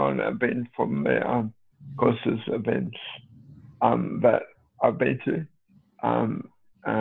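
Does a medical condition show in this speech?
Yes: cerebral palsy.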